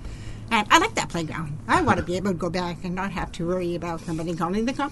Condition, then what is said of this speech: Deafness. I've always had to explain to people that I sound different because I'm deaf.